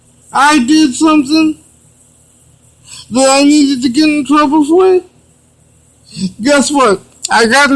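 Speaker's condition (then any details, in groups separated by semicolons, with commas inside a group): Cerebral palsy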